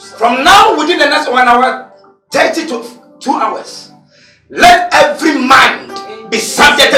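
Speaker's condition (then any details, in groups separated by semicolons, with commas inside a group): No condition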